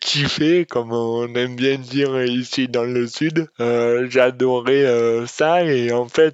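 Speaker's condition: Dystonia; congenital

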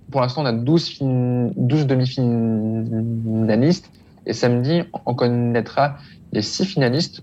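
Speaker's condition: Stuttering; stuttering of neurological origin, not due to stress or shyness, described by interviewer as fairly strong; still stutters, accepts it, sees no way to change it; describes stuttering generally as blocks, repetitions, sometimes associated movements, accentuated by certain factors; repeated sounds, prolonged sounds, blocks

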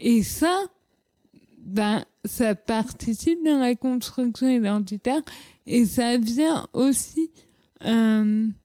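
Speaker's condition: Cerebral palsy; childhood speech

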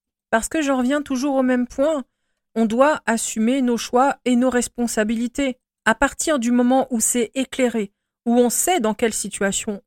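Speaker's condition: No condition

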